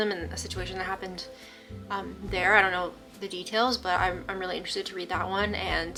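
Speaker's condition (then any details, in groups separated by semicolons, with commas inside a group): No condition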